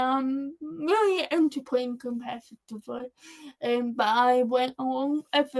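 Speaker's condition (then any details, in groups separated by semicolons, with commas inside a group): Cerebral palsy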